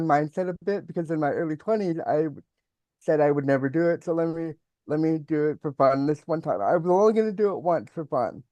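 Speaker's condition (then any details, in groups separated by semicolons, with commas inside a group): Cerebral palsy; mild speech impediment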